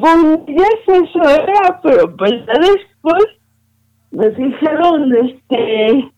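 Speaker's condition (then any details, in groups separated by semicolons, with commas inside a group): Cerebral palsy; premature birth, negligent right knee tumor surgery cut tendons, not walking at 18 months, diagnosed 18-19; walks slowly without wheelchair, difficulty moving and handling objects; some difficulty speaking, able to speak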